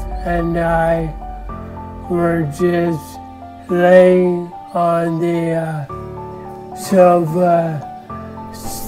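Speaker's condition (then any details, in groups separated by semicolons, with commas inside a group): ALS; speech onset; losing clear speech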